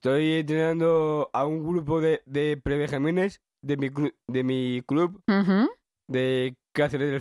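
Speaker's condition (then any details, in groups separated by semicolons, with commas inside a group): Down syndrome; 21 years old, born in cáceres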